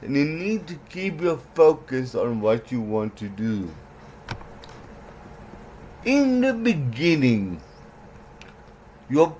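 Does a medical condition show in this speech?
Yes: cerebral palsy; trouble formulating words.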